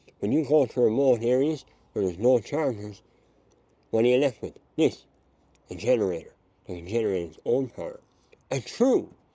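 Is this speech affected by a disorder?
Yes: mouth cancer; speech changed by cancer.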